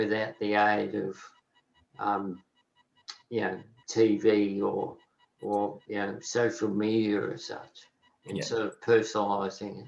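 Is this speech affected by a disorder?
Yes: motor neurone disease.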